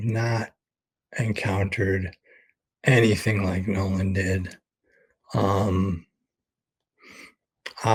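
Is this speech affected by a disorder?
Yes: ALS; expects to lose voice very soon.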